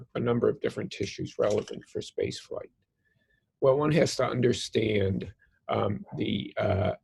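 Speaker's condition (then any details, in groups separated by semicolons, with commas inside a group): No condition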